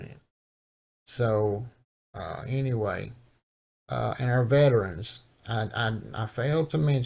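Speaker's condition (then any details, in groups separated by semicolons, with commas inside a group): Cerebral palsy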